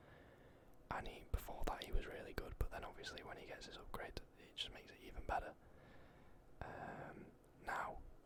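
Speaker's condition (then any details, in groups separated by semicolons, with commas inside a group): No condition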